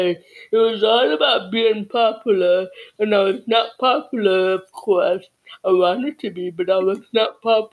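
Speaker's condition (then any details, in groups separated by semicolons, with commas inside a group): Cerebral palsy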